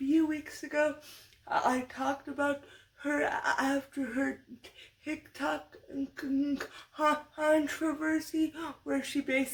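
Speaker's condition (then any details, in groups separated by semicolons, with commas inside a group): Cerebral palsy, severe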